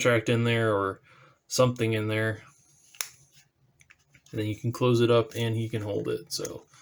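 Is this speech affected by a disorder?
No.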